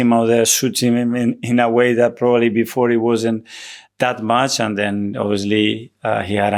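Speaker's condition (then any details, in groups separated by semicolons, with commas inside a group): No condition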